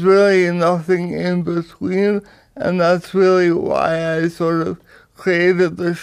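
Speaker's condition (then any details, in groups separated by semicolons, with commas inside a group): Cerebral palsy; power wheelchair user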